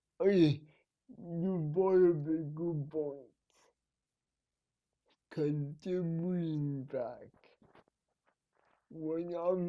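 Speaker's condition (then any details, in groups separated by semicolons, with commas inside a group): Cerebral palsy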